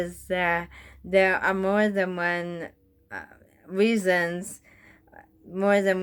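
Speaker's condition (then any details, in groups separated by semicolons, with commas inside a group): Bulbar onset ALS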